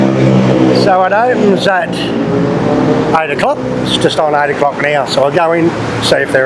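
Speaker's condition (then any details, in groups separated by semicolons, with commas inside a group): No condition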